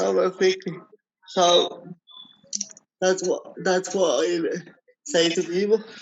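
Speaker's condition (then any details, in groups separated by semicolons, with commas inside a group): Cerebral palsy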